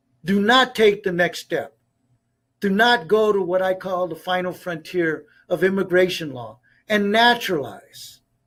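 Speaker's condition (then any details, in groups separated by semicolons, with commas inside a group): No condition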